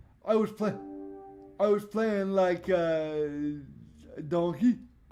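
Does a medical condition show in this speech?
Yes: cerebral palsy; voice tone sometimes odd.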